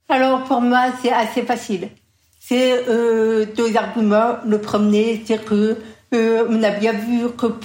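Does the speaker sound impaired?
Yes: deafness from birth, congenital; never heard own voice, told would never speak, 20 years training, intelligible in public, unsettling voice.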